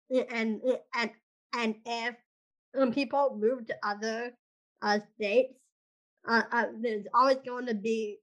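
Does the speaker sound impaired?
Yes: Down syndrome; congenital, present from birth, significant congenital heart condition, successful heart transplant.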